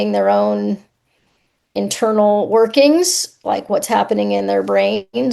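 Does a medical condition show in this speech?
No.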